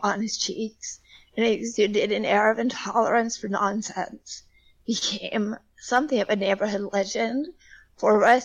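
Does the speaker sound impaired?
Yes: spasmodic dysphonia; part of dystonia throughout body, onset as teenager in drama club.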